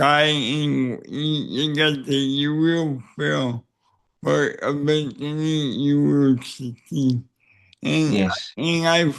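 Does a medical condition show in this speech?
Yes: cerebral palsy; neck surgery went badly.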